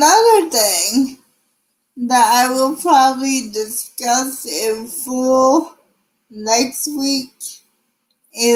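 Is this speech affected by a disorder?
Yes: cerebral palsy.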